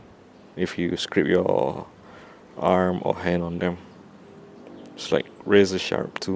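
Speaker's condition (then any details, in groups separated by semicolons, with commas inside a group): No condition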